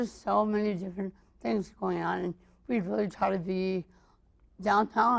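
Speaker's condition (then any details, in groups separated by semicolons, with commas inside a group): Mild cerebral palsy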